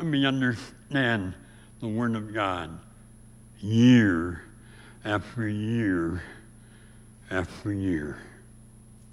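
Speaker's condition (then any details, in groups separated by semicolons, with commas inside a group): Severe speech impediment; about age 84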